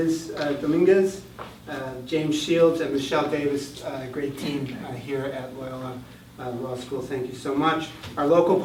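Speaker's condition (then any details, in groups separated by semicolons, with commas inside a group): No condition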